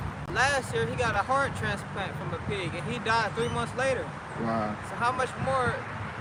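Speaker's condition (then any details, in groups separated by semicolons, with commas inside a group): No condition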